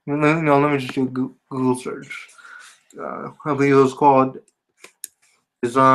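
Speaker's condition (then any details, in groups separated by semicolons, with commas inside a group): Spastic quadriplegia cerebral palsy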